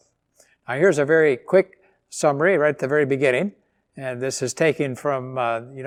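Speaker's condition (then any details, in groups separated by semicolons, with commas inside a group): No condition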